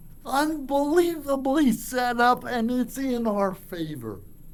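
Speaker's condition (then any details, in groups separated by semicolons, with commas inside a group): Cerebral palsy; from birth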